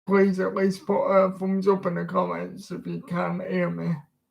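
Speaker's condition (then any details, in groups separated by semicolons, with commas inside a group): Disability affecting speech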